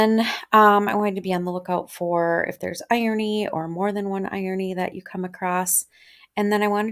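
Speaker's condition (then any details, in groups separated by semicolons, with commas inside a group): No condition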